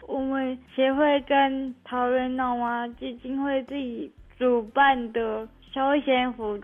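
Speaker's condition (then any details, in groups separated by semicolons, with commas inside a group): Cerebral palsy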